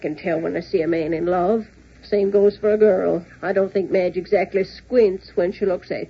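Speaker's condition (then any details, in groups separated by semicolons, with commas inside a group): No condition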